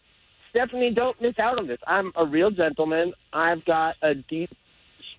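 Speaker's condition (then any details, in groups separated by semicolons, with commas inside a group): No condition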